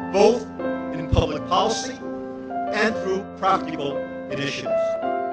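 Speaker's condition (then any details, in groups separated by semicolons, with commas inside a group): No condition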